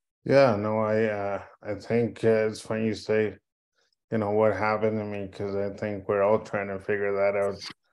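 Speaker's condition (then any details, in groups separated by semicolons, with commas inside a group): Cerebral palsy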